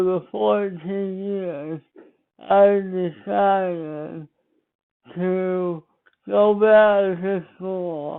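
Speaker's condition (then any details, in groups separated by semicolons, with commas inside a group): Speech impairment after birth surgery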